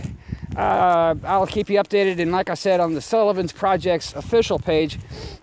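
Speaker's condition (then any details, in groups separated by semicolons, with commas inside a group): No condition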